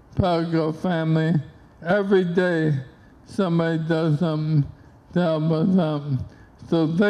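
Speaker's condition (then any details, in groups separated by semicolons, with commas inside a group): ALS; onset left hand and arm, then right arm, spinal stem cells; diagnosed over a year, symptoms 2.5 years, wheelchair, physical therapy; speech expected to be lost, relies on dictation software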